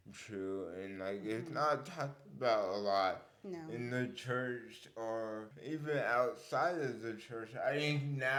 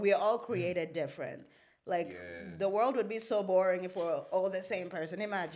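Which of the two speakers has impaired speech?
The first: cerebral palsy.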